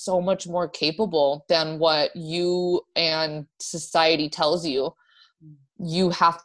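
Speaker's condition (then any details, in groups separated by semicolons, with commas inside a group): Stuttering; stuttering since childhood, runs in family, father and uncle mild stutter; adult, school speech therapy unhelpful, later fluency-specialist therapy focused on comfort with stuttering; vowels always difficult, stuttered on word Arizona in television introduction, no control over stuttering; repeated sounds, prolonged sounds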